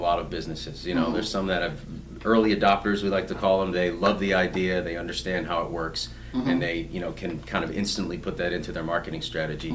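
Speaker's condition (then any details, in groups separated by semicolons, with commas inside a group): No condition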